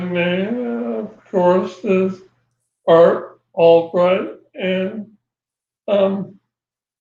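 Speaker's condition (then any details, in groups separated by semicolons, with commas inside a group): ALS; voice changed early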